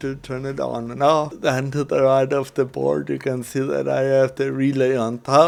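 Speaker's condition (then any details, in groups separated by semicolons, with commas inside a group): Cerebral palsy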